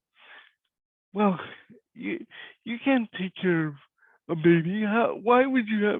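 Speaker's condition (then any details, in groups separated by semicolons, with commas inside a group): Cerebral palsy; cannot walk; voice is different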